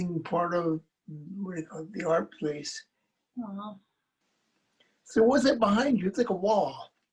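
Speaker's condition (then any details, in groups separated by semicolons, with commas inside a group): Cerebral palsy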